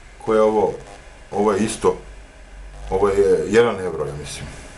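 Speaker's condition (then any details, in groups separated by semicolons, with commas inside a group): No condition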